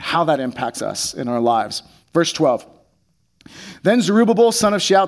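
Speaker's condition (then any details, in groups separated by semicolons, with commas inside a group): No condition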